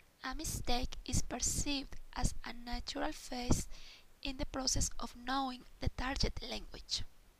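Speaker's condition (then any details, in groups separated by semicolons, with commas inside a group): No condition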